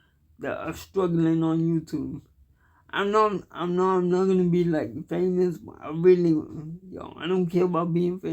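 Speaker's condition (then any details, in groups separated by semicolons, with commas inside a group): Cerebral palsy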